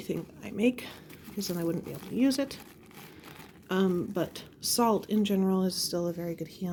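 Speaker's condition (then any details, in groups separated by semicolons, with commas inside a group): No condition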